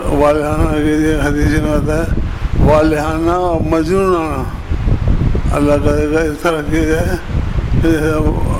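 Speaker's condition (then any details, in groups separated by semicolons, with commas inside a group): Difficulty speaking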